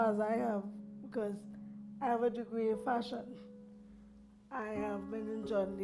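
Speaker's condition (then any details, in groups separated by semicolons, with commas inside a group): Cerebral palsy; lifelong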